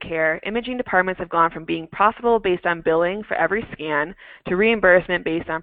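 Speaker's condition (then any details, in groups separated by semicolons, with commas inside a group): No condition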